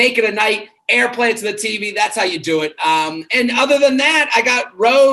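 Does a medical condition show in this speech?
No.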